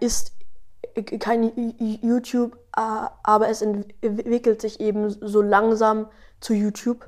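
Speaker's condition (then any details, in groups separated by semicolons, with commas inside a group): Stuttering; none when singing with melody, present when rapping without melody; age 12, stuttering a lot in this conversation; stutters often, less in podcast flow or on liked topics, often speaks fast, better slower; prolonged sounds, blocks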